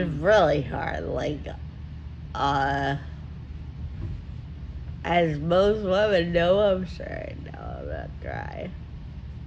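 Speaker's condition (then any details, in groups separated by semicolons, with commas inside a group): Friedreich ataxia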